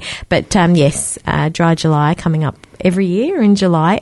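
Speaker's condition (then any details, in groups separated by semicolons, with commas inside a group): No condition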